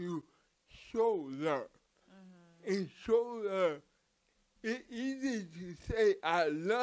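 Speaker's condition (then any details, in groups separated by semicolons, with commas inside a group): Cerebral palsy; from birth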